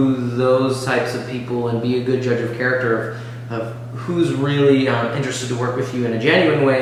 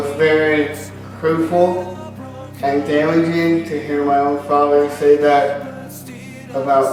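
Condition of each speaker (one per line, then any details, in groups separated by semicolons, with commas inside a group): No condition
Cerebral palsy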